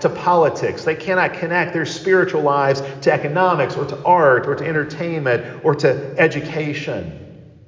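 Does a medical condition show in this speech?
No.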